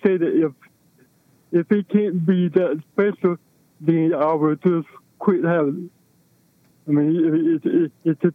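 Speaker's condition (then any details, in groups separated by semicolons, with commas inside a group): Cerebral palsy; balance and posture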